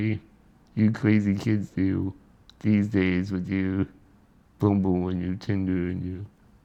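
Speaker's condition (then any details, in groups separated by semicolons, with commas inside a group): Spinal muscular atrophy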